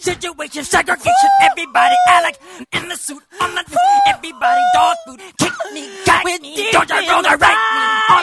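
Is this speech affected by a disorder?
No.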